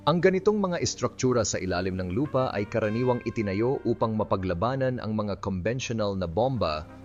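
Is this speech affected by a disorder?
No.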